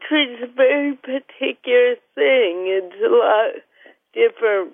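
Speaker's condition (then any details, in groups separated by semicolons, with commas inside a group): Cerebral palsy; mild; joins by phone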